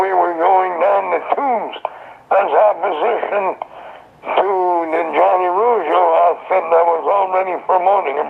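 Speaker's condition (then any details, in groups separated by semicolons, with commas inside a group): Throat cancer; survivor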